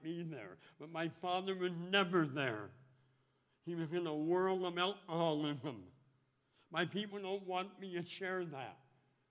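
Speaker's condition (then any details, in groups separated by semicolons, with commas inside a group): Speech impediment; 17 surgeries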